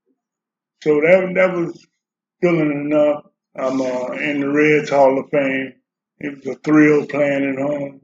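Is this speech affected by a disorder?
Yes: Parkinson's disease; Parkinson's disease for quite a while, age 70; good days and bad days, feeling pretty good today, Parkinson's acting up.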